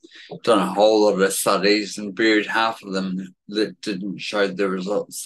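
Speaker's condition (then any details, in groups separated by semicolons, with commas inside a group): Cerebellar atrophy, genetic; speech affected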